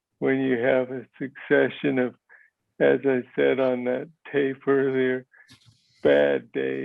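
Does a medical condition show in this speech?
Yes: Parkinson's; DBS implant, tremor originally main symptom; six years since diagnosis.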